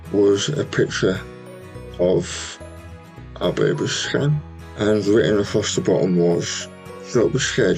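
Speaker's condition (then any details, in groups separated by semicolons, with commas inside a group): Tongue cancer, hemiglossectomy; half tongue removed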